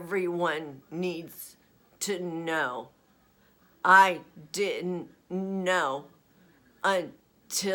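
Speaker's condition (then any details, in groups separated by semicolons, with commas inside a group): Essential tremor; voice, progressive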